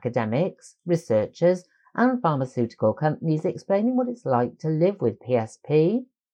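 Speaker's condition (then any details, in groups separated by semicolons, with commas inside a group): No condition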